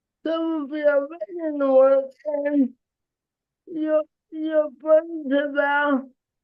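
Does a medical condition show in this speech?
Yes: cerebral palsy.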